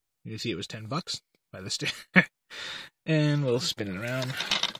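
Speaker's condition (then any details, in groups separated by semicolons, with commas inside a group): No condition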